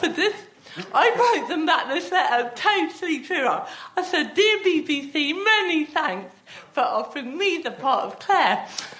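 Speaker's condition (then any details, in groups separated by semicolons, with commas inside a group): Athetoid cerebral palsy; with myotonia and ataxia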